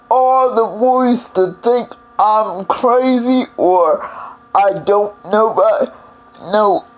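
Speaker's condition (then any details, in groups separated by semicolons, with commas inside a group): Cerebral palsy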